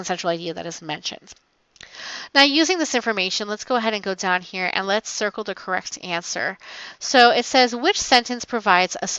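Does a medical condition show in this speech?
No.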